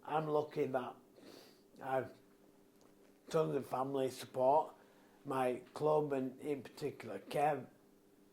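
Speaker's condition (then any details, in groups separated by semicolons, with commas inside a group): Motor neurone disease; recently diagnosed, symptoms began few months before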